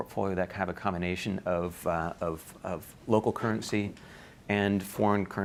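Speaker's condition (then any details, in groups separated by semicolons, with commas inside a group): No condition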